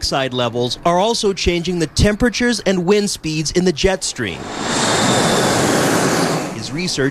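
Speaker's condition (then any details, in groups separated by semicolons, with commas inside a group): No condition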